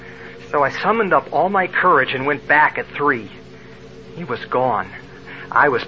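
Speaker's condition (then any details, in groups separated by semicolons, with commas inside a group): No condition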